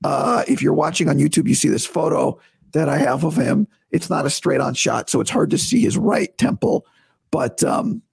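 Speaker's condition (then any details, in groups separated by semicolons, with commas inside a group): Vocal cord surgery recovery; talking painless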